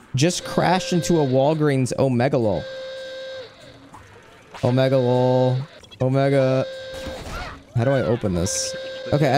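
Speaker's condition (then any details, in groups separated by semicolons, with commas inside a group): No condition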